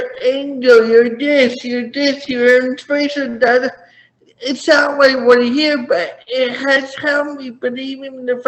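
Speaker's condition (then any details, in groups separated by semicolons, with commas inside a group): Cerebral palsy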